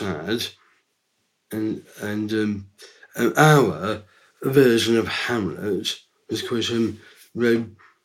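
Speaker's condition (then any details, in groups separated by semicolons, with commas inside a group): Down syndrome; three copies of chromosome 21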